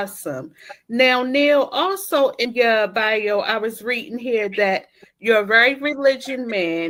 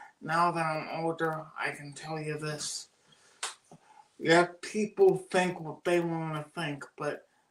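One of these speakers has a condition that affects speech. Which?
The second: cerebral palsy; birth oxygen deprivation.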